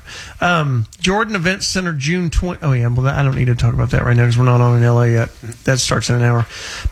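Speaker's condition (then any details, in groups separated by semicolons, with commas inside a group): No condition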